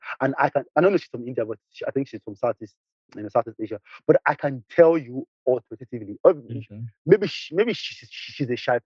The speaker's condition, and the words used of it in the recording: Stuttering. Maybe because I stuttered, or maybe because I spoke too fast.